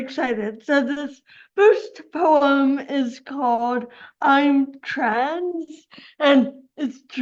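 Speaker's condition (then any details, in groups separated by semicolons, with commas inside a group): Cerebral palsy; affects speech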